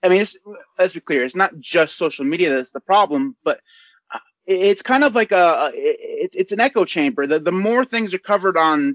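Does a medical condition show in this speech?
Yes: stutter; stutter usually present, none through most of episode, one stutter at sign-off; here repeated sounds, repeated words.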